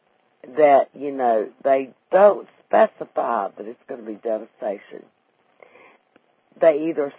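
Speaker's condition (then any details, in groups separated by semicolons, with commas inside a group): Vocal cord paralysis after stroke, unilateral vocal fold paralysis; left hand slightly impaired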